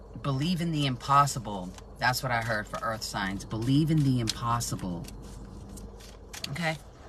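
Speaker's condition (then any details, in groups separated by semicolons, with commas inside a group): No condition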